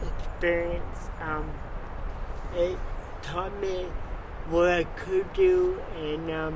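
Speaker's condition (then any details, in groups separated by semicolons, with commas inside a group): Cerebral palsy; from birth, wheelchair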